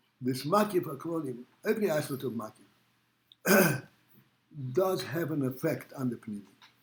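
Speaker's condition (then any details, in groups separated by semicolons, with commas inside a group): No condition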